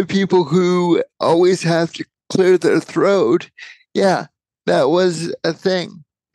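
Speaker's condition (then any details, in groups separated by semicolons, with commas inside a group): Cerebral palsy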